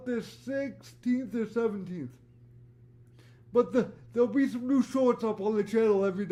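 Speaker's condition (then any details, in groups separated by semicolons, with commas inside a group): Cerebral palsy; voice tone sometimes odd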